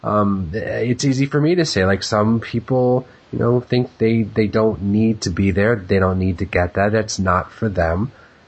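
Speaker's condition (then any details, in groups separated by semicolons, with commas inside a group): No condition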